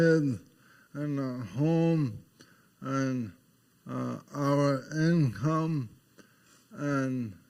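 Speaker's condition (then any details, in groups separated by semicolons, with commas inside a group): ALS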